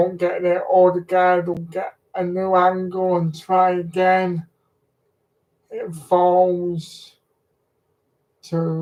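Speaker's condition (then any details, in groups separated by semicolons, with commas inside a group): Cerebral palsy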